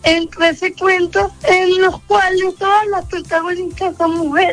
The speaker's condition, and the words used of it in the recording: Cerebral palsy. Nació en el año 2001 con parálisis cerebral, una condición que desde bien pequeña afectó a su movilidad y a su capacidad para hablar con fluidez.